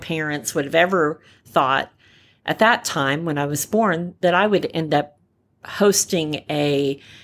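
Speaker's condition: Repaired cleft palate, cleft palate without cleft lip; repair looks excellent to examining doctors and dentists

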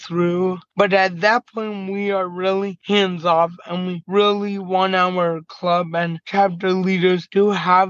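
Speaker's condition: Cerebral palsy, mild

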